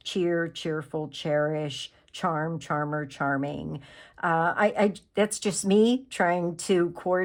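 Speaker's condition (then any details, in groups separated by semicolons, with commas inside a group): No condition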